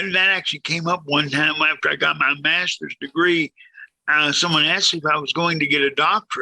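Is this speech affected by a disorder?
Yes: cerebral palsy, severe.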